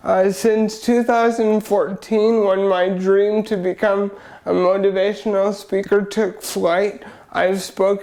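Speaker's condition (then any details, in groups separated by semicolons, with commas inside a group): Cerebral palsy; wheelchair user, minimal hand and arm use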